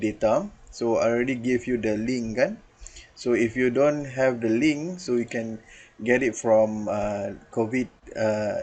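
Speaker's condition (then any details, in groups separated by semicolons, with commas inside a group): No condition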